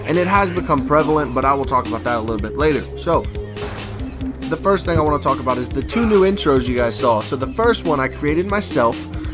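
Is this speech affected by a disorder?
No.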